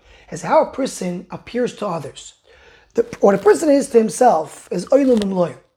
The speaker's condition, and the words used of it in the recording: None; typical speech.